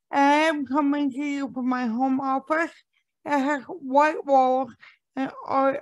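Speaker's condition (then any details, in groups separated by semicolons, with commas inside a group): Cerebral palsy; arthritis since age 30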